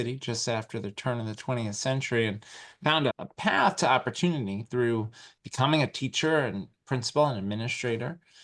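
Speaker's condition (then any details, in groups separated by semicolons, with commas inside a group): No condition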